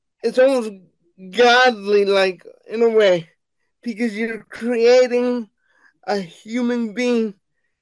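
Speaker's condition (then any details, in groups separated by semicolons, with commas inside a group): Cerebral palsy; wheelchair bound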